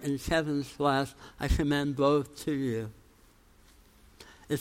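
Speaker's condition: Tongue cancer, jaw reconstruction, osteonecrosis of jaw after radiation

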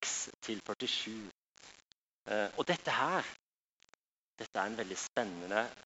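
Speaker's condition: No condition

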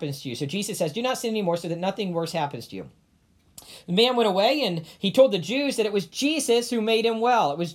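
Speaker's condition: No condition

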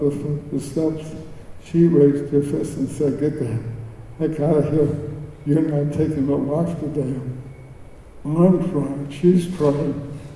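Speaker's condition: Cerebral palsy; birth injury affecting motor skills, speech, walking and swallowing, diagnosed later in life, doctor advised never driving; shuffles feet when walking on stage; choking episodes, choked on meat over 20 times, saved by Heimlich

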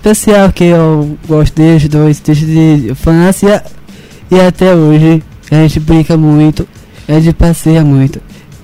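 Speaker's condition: Down syndrome; 18 years old, turning 19

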